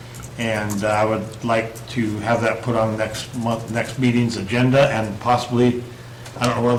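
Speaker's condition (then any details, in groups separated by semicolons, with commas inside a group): No condition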